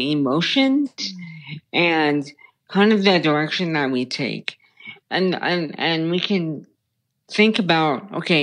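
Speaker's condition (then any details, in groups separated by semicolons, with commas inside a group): Brain stem tumor; childhood onset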